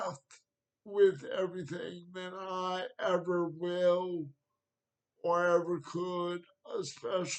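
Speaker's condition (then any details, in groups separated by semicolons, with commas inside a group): Cerebral palsy; wheelchair, needs transfer help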